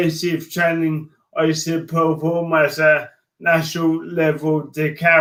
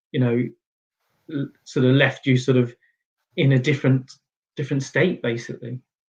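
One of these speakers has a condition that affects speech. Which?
The first: motor neurone disease; diagnosed 2.5 years ago, onset 3.5 years ago; slow, slurred speech, early sign.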